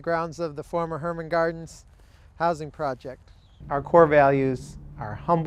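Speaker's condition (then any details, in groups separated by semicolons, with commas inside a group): No condition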